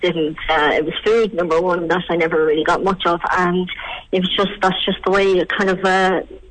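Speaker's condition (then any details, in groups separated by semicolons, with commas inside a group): Cleft palate; congenital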